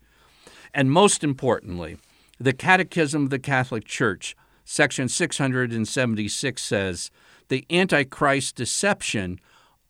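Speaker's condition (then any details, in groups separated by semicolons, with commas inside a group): No condition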